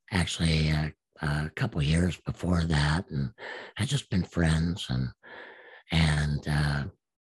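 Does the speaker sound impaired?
Yes: absent vocal cords; from gunshot through neck, confirmed on repeated exams, speech therapist saw no hope; still practices speaking; self-taught speech over about ten years, sounds made first then shaped by mouth, slight hoarseness, unique voice.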